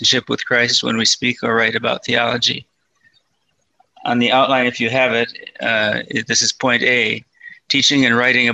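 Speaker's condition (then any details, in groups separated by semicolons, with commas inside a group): Parkinson's disease; Parkinson's disease diagnosed about six years before recording; about six years since diagnosis, mild symptoms, little progression, still able to work and teach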